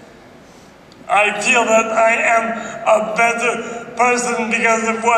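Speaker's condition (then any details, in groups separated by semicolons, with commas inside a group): Traumatic brain injury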